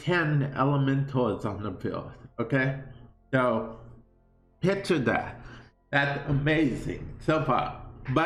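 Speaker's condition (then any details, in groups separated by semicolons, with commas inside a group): Cerebral palsy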